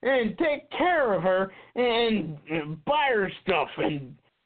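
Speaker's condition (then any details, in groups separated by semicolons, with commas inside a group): Cerebral palsy; visible to casting agents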